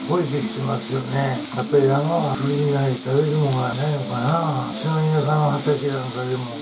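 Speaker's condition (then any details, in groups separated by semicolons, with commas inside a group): Tongue cancer, partial glossectomy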